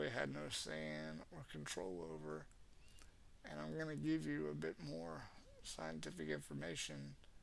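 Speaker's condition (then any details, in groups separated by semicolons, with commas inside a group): Cerebral palsy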